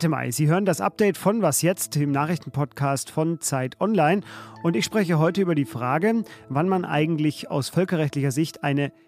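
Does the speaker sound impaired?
No.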